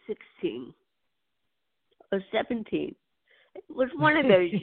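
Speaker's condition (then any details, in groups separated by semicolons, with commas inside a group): Cerebral palsy; birth onset, diagnosed at UCLA Medical Center, right hand affected, therapy from 18 months, lower back surgery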